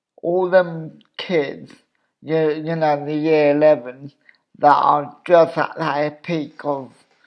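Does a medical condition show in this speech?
Yes: cerebral palsy; obvious speech impediment.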